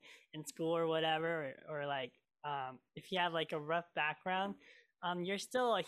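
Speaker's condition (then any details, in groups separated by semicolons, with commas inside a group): Cleft lip and palate; cleft made eating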